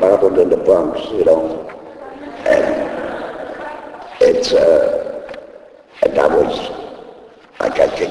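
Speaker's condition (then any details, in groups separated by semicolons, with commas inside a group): Laryngectomy; needs thumb to talk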